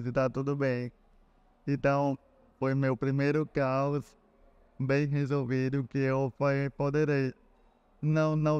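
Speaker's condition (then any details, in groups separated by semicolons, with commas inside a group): Cerebral palsy; relearned talking after onset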